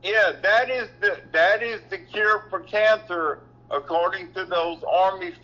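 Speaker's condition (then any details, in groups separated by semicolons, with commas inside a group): Cerebral palsy; reports being back on feet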